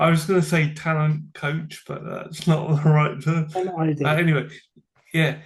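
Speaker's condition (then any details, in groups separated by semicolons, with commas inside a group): Cerebral palsy; from birth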